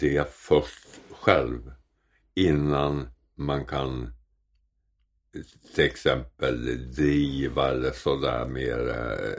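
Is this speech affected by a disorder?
Yes: tongue cancer; like a wound.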